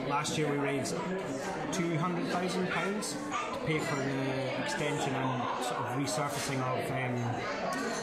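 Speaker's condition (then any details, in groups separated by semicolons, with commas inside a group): No condition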